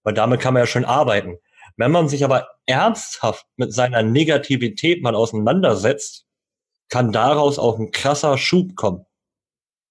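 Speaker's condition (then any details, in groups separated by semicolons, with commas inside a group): Cleft lip and palate, cleft lip, jaw and palate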